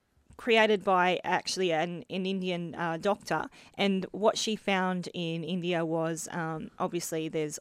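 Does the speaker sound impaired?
Yes: bilateral cleft lip and palate; congenital bilateral, lip and palate did not fuse before birth, multiple hospital operations before school age.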